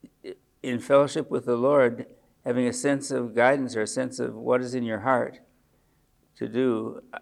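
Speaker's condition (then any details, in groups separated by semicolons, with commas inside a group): Parkinson's disease; age 74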